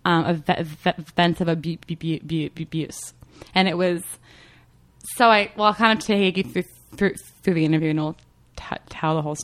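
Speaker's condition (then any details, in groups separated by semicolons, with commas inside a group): Stuttering; had stuttering therapy; openly discloses stuttering in job interviews; sometimes fluent when disclosing, slows down to explain stuttering to listeners; repeated sounds, repeated words, prolonged sounds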